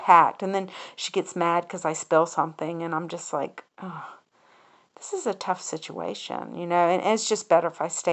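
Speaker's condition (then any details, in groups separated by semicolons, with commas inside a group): No condition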